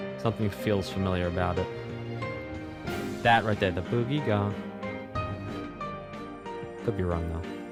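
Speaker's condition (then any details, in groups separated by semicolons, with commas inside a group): No condition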